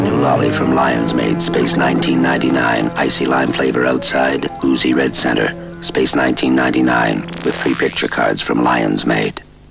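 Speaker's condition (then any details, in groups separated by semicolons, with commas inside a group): No condition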